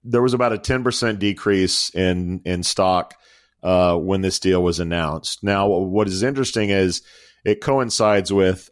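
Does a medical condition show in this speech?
No.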